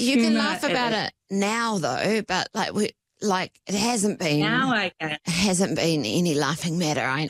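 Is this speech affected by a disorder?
Yes: voice disorder; voice audibly affected at time of recording.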